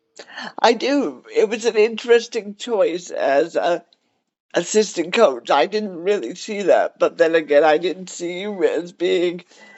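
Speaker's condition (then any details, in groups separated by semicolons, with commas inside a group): Cerebral palsy; cerebral palsy, wheelchair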